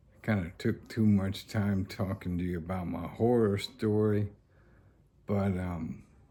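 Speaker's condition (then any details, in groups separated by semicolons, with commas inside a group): ALS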